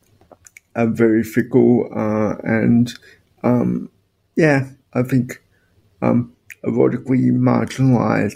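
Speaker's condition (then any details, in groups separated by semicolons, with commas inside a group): Spastic quadriplegic cerebral palsy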